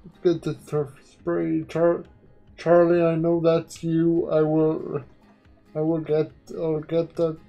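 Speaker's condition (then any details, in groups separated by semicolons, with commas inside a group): Quadriplegic cerebral palsy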